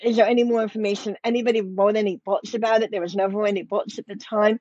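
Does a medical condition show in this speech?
Yes: cleft lip and palate; congenital, surgeries from 2 months, lip and palate closure, nose reconstruction, two bone grafts, ear tubes; adult, upper teeth implant bridge, no front upper bone, last surgery second bone graft early thirties; speech affected, workplace discrimination over how speaks.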